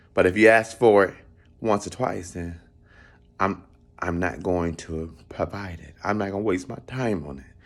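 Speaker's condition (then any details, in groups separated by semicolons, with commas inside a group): No condition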